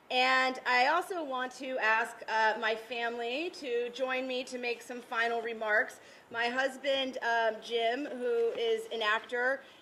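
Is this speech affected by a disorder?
No.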